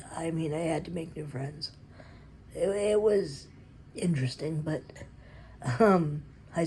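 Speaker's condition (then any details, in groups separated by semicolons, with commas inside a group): Cerebral palsy; predominantly physical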